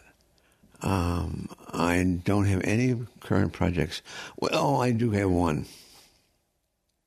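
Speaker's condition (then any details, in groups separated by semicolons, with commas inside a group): Progressive supranuclear palsy; degenerative, specialized form of Parkinson's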